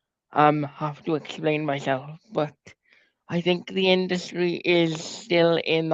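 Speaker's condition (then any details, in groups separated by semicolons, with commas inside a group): Cerebral palsy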